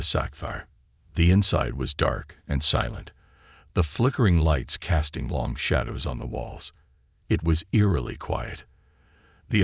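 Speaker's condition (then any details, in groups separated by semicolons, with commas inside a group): No condition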